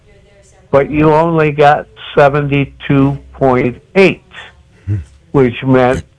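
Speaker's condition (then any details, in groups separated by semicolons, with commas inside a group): Cerebral palsy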